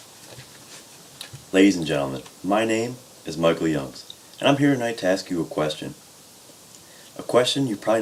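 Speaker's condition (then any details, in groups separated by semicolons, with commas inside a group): No condition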